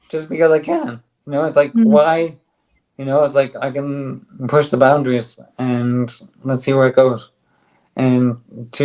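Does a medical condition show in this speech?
Yes: ALS; on drug, stronger bite, speaks better.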